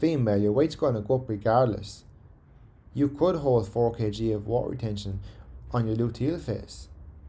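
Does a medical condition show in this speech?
No.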